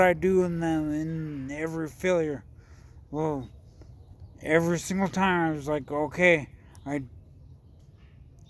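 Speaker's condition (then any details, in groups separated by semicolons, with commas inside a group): Traumatic brain injury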